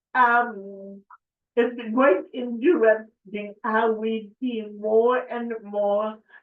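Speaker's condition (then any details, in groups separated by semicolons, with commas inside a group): Cerebral palsy; affects speech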